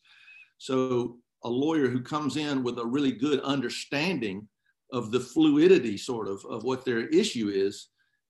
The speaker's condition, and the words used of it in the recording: None; typical speech.